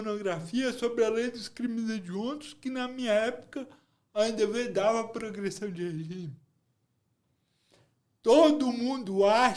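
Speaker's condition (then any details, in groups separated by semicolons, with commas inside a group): Cerebral palsy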